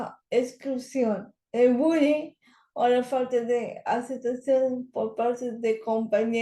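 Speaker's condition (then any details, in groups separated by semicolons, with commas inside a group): Cerebral palsy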